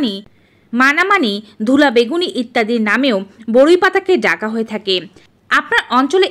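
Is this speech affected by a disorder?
No.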